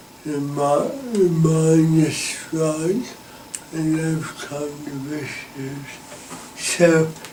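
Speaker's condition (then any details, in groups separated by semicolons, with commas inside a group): Cerebral palsy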